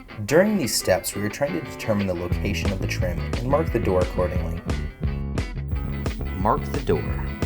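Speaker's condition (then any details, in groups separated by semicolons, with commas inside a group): No condition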